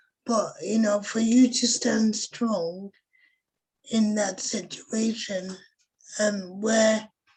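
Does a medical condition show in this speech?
Yes: cerebral palsy.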